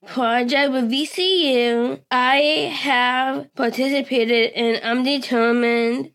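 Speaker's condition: Down syndrome; trisomy 21, three copies of chromosome 21, present from birth, pediatrician suspected after birth, not found prenatally; adult, early intervention via Virginia Down Syndrome Association, milestones met on time

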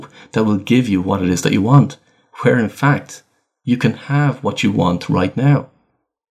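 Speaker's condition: No condition

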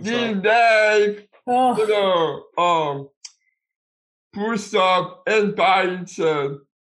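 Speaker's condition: Down syndrome

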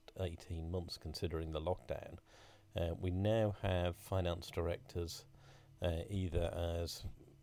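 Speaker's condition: No condition

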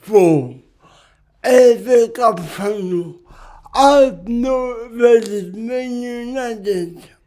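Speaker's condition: Cerebral palsy; speech can be hard sometimes

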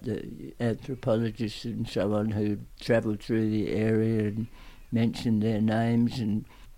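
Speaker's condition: Tongue cancer; aggressive tongue cancer

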